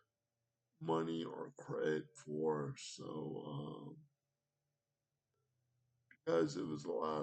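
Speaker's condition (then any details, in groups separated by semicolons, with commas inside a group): Cerebral palsy; wheelchair, needs transfer help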